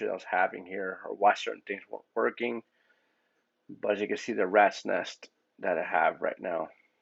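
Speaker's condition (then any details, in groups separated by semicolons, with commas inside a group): No condition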